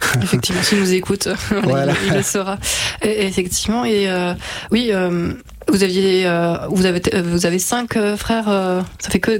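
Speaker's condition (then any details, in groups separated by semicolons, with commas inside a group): No condition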